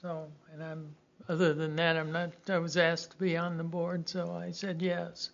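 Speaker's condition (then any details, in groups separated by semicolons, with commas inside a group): Parkinson's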